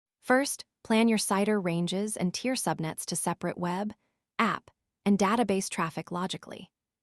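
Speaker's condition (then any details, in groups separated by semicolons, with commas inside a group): No condition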